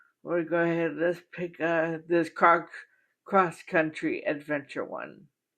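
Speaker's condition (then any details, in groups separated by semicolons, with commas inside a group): Bulbar onset ALS, speech-generating device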